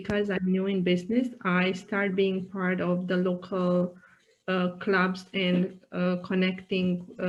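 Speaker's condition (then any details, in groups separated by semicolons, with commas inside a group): No condition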